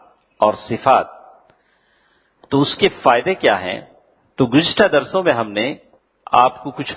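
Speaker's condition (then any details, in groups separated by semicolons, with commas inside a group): No condition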